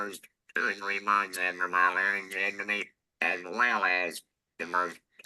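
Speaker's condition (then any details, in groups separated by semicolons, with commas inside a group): Laryngectomy; TE voice or electrolarynx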